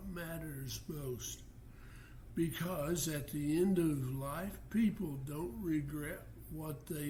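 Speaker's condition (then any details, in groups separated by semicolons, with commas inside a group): Parkinson's disease; stage 3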